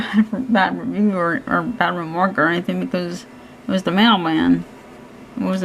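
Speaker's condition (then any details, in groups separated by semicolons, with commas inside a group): Cerebral palsy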